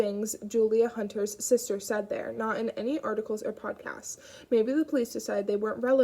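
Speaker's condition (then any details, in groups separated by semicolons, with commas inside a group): No condition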